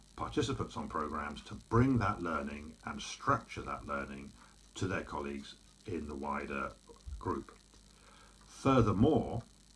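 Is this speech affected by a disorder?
No.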